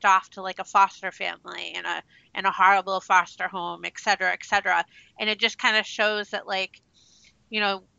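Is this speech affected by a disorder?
No.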